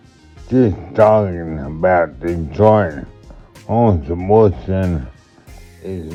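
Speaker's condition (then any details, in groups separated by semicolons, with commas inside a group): Multiple sclerosis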